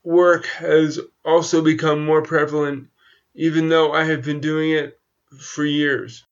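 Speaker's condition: Cerebral palsy; since childhood, ongoing muscle control difficulties, physical therapy

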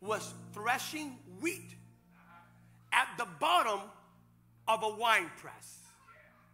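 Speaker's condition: No condition

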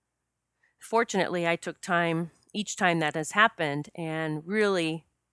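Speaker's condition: No condition

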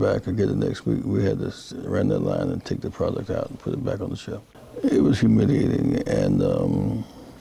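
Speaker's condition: Parkinson's disease; speech therapy

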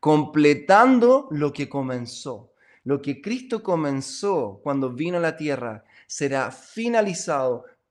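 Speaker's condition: No condition

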